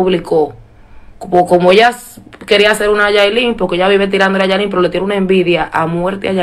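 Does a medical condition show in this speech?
No.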